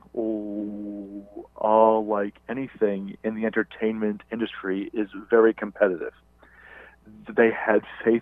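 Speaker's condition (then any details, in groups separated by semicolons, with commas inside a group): Stutter; stutter since birth, childhood trouble talking, bullied and teased in school for it; still stutters, loves to talk; prolonged sounds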